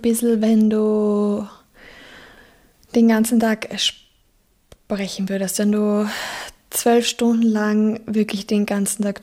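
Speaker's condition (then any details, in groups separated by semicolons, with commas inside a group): Stuttering; since childhood, worst in puberty with blocks on every second word, twin brother also stutters, speech therapy techniques; much milder than in puberty, varies with daily form, consciously uses learned techniques, tiring; blocks with whole-body tension, automatic repetition before hard words, stronger in English than German; blocks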